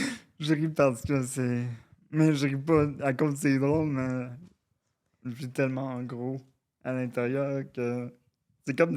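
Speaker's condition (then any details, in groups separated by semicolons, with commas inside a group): Cerebral palsy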